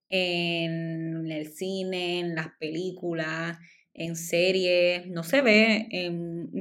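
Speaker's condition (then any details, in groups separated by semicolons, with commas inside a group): Stuttering; stuttering since childhood, disliked childhood speech therapy, help from psychologist and speech therapist; resumed speech therapy last year then stopped, plans to return; freezes under pressure, worse in Spanish, rarely in English, worse in public speaking, storytelling, conversation; prolonged sounds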